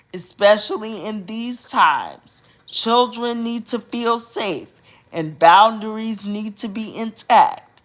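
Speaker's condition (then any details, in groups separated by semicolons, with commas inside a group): Cerebral palsy; uses specialized hospital bed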